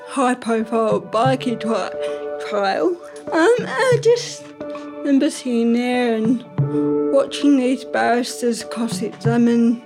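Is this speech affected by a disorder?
Yes: ataxic cerebral palsy; birth trauma, five weeks premature, resuscitated, diagnosed three, impaired coordination, balance, crutches outside, f33, slower handwriting.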